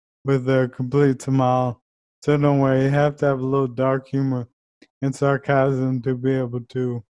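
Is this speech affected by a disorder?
Yes: ALS.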